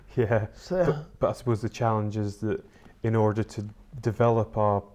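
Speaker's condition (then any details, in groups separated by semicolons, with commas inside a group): No condition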